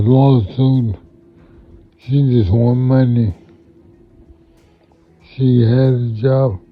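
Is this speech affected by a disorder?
Yes: multiple sclerosis.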